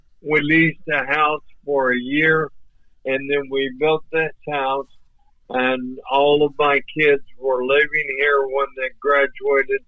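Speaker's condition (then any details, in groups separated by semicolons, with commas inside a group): ALS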